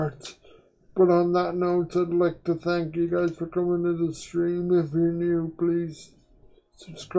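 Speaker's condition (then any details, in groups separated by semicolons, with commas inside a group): Quadriplegic cerebral palsy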